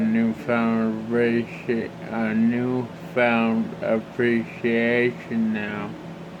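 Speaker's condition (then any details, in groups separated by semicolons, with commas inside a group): Brain injury (brain shearing)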